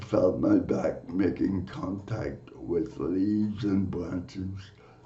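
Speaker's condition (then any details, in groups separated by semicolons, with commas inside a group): Cerebral palsy; from birth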